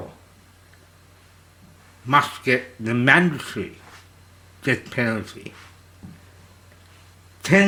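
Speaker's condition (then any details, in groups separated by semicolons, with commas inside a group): Slurred speech from poisoning; hypersalivation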